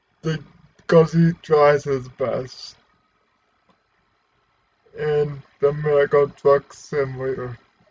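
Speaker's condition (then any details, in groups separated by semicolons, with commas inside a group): Cerebral palsy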